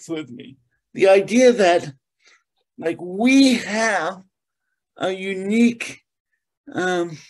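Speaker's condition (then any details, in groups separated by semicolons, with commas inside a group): Cerebral palsy; mainly lower limbs affected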